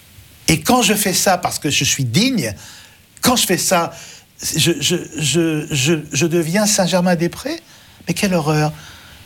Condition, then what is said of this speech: Stuttering. Une phrase, je mets à l'abri derrière un point, je repars à l'assaut, mais à l'abri derrière un point.